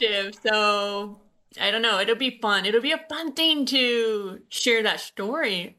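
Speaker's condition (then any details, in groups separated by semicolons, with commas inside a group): Usher syndrome, born deaf; uses hearing aids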